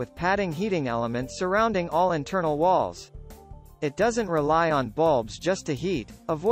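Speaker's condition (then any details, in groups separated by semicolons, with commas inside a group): No condition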